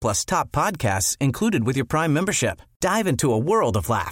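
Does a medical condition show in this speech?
No.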